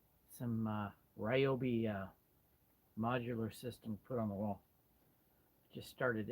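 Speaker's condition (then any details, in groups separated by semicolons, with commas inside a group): No condition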